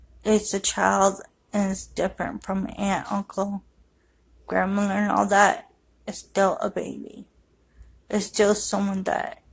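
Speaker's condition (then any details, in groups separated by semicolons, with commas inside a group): Cerebral palsy; affects walking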